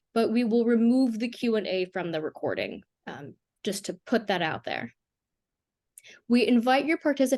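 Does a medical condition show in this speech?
No.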